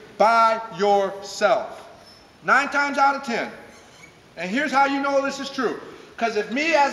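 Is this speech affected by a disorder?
No.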